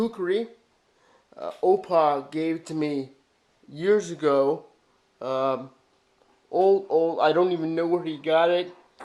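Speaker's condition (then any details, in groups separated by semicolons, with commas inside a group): Cerebral palsy, spastic diplegia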